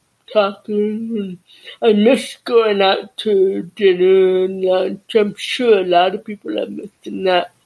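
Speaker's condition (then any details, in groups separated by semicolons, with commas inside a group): Deafness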